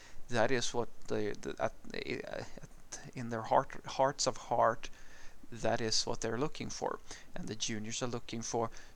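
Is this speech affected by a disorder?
No.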